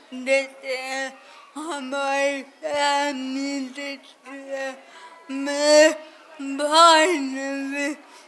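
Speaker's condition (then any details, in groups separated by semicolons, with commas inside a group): Cerebral palsy; speech not clear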